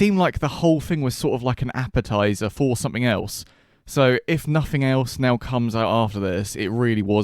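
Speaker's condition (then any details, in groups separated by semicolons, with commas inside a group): No condition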